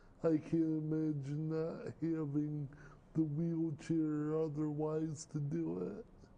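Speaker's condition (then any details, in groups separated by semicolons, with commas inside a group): Cerebral palsy; speech impairment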